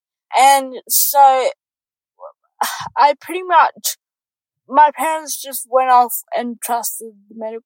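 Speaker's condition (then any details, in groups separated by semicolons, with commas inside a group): Cerebral palsy; moved to Australia on doctors' advice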